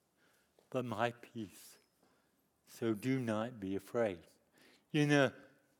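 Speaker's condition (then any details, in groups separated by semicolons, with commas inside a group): Cerebral palsy; lifelong disability since youth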